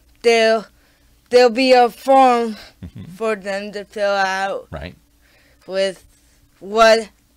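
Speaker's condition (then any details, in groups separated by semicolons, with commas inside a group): Cerebral palsy; born premature; tried eye-gaze computer access; talking is a struggle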